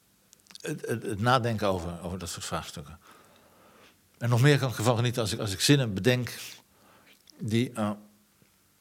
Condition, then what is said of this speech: Parkinson's disease. Nou, dat, ik schiet nou vol, dat, is, dat gebeurt altijd als ik dit, dit soort dingen vertel.